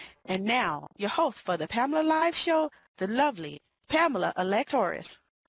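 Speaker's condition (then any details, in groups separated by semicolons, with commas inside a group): No condition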